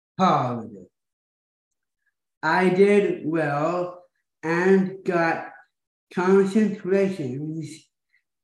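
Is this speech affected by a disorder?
Yes: Down syndrome.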